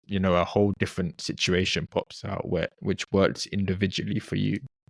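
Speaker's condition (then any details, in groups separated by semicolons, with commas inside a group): No condition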